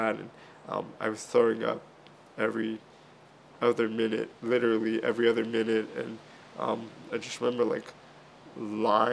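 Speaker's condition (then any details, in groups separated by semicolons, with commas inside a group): Cerebral palsy; from birth, early childhood surgery; 21, walked at four after surgery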